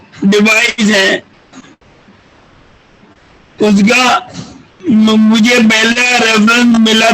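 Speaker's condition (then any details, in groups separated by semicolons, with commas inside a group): Motor neurone disease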